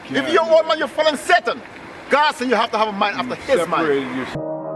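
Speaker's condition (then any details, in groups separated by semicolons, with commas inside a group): No condition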